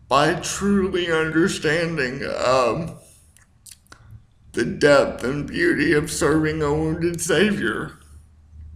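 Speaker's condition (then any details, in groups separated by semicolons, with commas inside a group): Cerebral palsy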